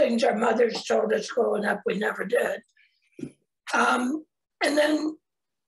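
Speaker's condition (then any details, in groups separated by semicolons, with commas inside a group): Laryngectomy; laryngectomy for head and neck cancer, then radiation; no speech 90 days post-surgery, swallowing issues after surgery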